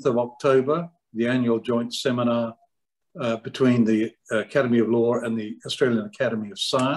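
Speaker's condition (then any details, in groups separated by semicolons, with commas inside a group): No condition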